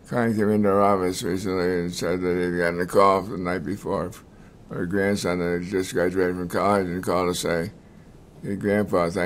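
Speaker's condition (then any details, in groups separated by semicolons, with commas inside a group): Multiple sclerosis; diagnosed decades ago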